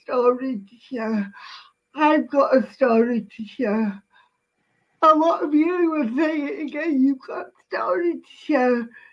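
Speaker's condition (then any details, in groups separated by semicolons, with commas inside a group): Cerebral palsy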